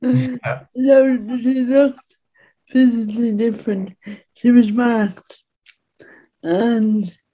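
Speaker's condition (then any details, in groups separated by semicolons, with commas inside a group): Speech impediment; disabled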